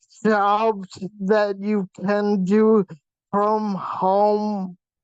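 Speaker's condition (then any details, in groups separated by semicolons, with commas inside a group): Facial paralysis from hydrocephalus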